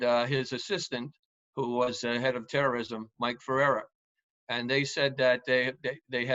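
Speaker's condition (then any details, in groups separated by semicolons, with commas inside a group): No condition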